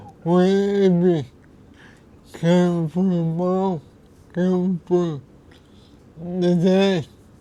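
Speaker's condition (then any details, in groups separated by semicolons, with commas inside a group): Cerebral palsy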